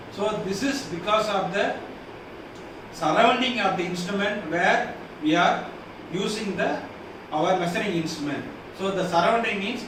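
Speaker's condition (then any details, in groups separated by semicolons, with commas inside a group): No condition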